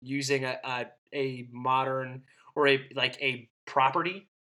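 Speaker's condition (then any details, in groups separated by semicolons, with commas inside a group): No condition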